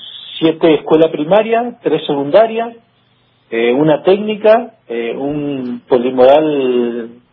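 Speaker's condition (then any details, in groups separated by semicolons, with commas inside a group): No condition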